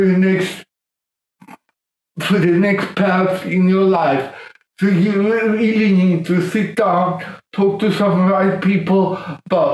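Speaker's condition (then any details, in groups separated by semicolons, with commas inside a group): Cerebral palsy, severe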